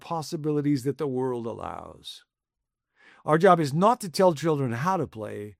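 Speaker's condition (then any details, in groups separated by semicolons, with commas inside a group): No condition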